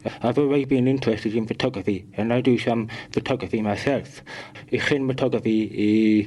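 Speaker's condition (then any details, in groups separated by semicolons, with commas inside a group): Profoundly deaf, born profoundly deaf; congenital profound deafness, present since birth; has to remind people to speak more clearly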